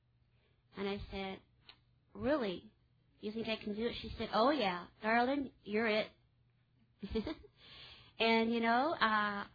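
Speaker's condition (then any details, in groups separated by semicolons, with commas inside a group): Cleft palate; infant feeding difficulty with weight loss, ongoing dental problems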